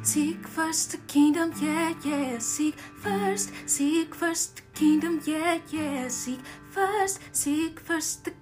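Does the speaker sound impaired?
No.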